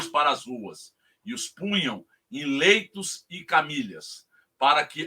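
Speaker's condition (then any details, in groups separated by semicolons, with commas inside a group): No condition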